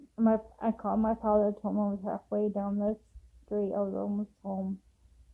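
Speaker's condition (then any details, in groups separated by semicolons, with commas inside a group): Cerebral palsy; affects walking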